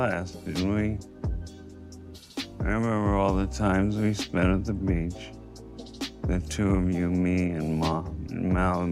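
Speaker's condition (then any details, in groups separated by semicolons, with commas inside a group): ALS; onset with right hand weakness; speaking became harder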